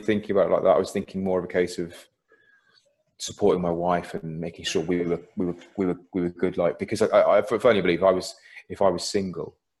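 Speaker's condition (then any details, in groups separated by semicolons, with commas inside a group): Stutter; worsened markedly during period of severe anxiety and paranoia; on antidepressants, psychotherapy with therapist in Bristol funded by RPA, after Cognacity consultation, improving; stuttering increased a lot when anxiety symptoms were at their worst; repeated sounds, repeated words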